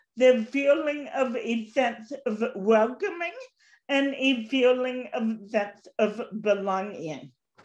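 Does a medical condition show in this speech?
Yes: cerebral palsy.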